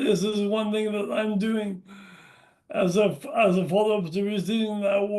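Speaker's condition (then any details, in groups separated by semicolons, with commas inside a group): Brain injury; car crash, six-month coma; 19 years post-injury, single cane, physiotherapy every two weeks; once one word per breath, improved, still impaired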